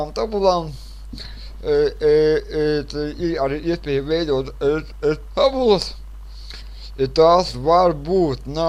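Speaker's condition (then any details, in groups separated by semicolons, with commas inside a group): Cerebral palsy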